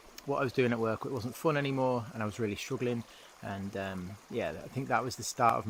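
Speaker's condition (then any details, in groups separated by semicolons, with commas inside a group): No condition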